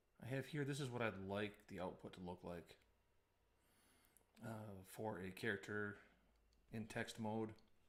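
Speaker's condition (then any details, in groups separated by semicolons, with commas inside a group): No condition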